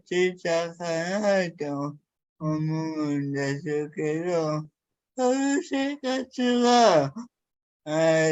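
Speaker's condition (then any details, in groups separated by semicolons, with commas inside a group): Cerebral palsy; severe, uses a wheelchair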